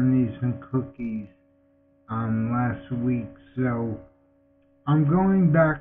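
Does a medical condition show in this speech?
Yes: multiple sclerosis.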